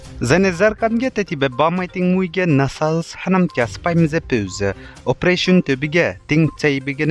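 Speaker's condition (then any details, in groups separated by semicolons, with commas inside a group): No condition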